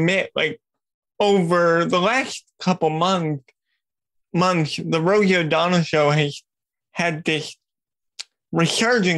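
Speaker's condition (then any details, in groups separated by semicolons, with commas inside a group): Cerebral palsy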